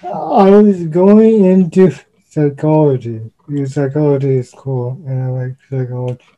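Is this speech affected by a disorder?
Yes: cerebral palsy; present from birth, uses wheelchair.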